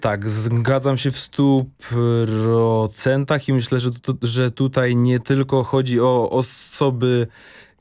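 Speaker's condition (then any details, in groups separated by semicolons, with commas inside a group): Stuttering; no longer constantly monitors possible stuttering in social situations; some fear and tension while speaking in this recording, slowly easing; audible stuttering, tension when speaking; repeated words, prolonged sounds, blocks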